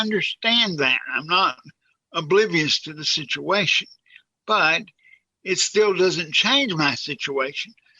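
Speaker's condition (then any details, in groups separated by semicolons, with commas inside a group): Cerebral palsy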